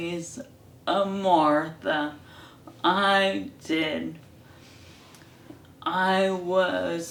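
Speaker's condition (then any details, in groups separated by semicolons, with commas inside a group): ALS; hand onset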